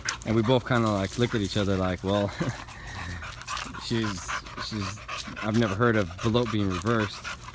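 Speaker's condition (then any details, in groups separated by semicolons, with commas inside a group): No condition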